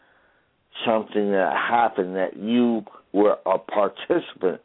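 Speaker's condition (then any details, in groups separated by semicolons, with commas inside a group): Traumatic brain injury; traumatic brain injury from being trapped in a fire; at least 20 years since injury; noticeable voice challenge, people ask about voice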